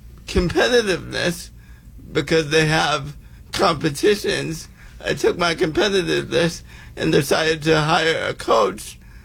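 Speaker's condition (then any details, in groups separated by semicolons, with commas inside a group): Cerebral palsy; congenital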